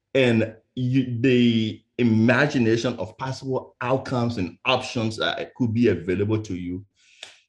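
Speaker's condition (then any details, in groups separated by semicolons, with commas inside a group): Stuttering; stutter first noticed by mother at age 8, lifelong, once tried to skip graduation speech; professional speaker, Toastmasters district 6 finalist, overcame insecurities around stutter; West African accent, originally from Liberia; prolonged sounds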